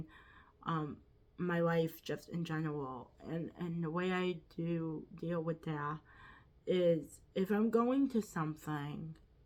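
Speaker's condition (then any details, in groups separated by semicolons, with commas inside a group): Quadriplegic cerebral palsy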